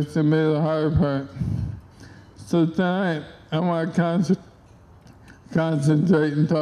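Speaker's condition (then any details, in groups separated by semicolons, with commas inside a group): ALS; speech expected to be lost, relies on dictation software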